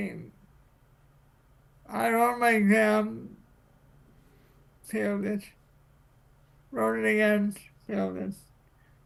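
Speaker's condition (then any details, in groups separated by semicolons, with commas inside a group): Cerebral palsy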